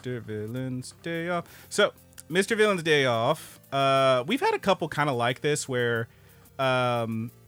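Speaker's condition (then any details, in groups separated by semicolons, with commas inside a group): No condition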